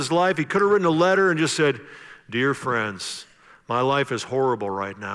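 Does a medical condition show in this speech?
No.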